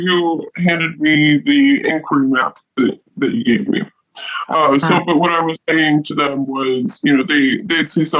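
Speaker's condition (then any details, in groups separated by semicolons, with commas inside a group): No condition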